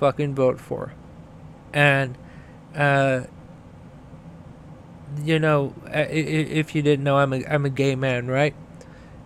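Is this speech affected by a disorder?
Yes: stutter; childhood stutter, pronunciation practice with grandma from about six, speech therapy, then stuttered every sixth sentence; needs a second to get words out; here repeated sounds, repeated words.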